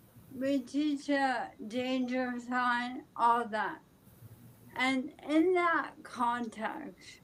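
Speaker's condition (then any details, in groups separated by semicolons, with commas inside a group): ALS; speech affected but still understandable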